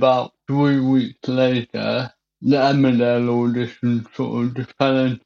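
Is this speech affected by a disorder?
Yes: cerebral palsy; wheelchair.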